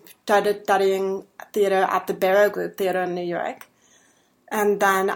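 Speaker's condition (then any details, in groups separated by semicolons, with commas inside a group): Deafness; deafness diagnosed at age 3, residual low-frequency hearing, hears men's voices better than women's; hearing aids that help, lip reads, sign language; raised oral, 11 years of speech therapy, practiced mouth and tongue movement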